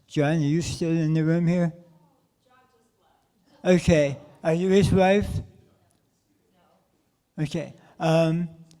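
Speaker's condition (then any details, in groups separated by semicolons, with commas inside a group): Stage 4 tongue cancer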